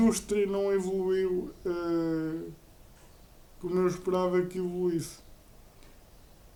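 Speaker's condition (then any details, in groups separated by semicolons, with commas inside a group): Cerebral palsy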